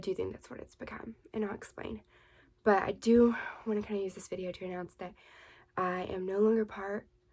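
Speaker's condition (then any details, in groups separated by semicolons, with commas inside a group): No condition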